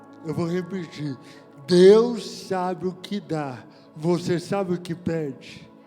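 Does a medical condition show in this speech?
Yes: cerebral palsy.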